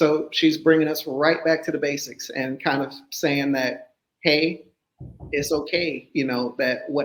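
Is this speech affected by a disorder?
No.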